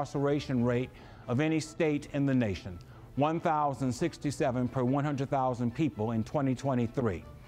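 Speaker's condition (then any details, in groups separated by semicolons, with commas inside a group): No condition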